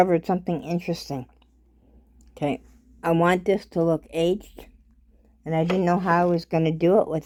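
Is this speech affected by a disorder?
Yes: cerebral palsy.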